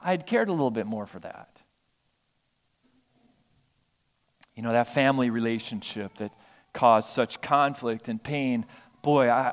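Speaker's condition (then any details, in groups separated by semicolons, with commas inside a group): No condition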